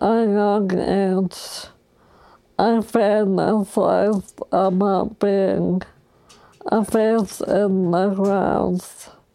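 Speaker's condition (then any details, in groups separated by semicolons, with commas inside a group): ALS; progressive, motorized wheelchair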